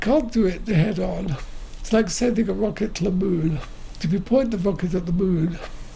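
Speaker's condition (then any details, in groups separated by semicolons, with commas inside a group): Motor neuron disease; wheelchair user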